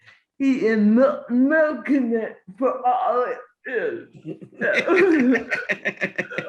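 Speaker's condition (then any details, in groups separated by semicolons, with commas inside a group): Cerebral palsy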